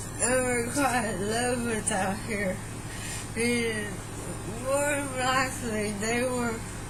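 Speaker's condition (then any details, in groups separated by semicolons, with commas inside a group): Throat cancer radiation damage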